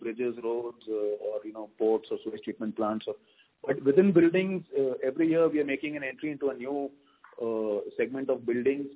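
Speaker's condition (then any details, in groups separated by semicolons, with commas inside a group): No condition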